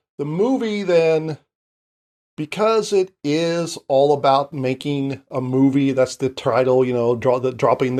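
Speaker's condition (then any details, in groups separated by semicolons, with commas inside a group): No condition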